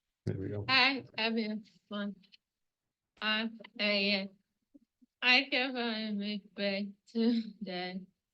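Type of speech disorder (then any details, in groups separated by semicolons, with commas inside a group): Hyperkinetic dysarthria; juvenile Huntington's disease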